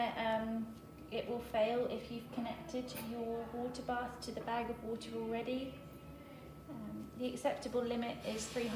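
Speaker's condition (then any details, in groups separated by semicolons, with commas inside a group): No condition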